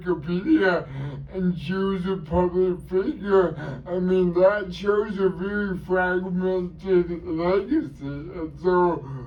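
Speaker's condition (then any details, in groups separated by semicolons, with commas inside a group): Cerebral palsy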